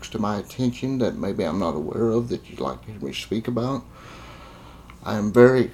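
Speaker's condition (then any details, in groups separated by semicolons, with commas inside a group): Cerebral palsy; confined to a wheelchair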